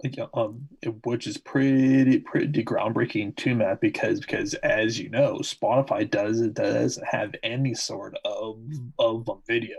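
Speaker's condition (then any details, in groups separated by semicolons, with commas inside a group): No condition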